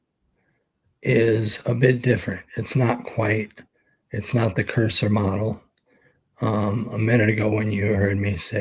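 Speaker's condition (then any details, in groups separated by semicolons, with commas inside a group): ALS; expects to lose voice very soon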